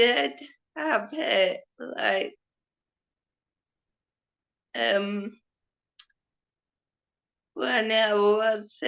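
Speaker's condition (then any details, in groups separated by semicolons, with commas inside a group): Cerebral palsy; affects speech and mobility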